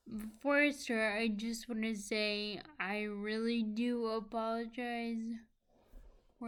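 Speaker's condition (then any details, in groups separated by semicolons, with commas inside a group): Friedreich's ataxia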